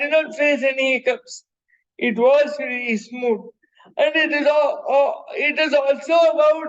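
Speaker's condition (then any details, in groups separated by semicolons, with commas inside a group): Cerebral palsy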